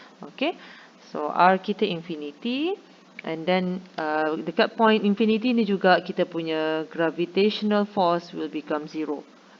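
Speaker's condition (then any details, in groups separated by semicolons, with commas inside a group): No condition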